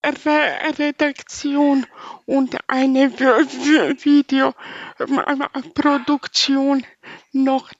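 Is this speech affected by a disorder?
Yes: spastic paralysis from birth; affects all four limbs, walking impairment.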